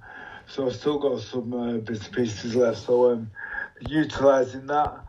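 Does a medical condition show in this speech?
Yes: motor neuron disease; first physiotherapist Amy Parkes, occupational therapist help with gadgetry; followed by MND, respiratory and long-term ventilation teams at Preston.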